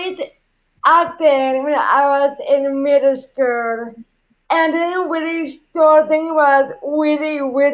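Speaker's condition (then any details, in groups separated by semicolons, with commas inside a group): Cerebral palsy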